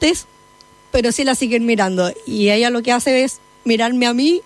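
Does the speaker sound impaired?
Yes: Down syndrome; 30 years old; speaks well and clearly per host.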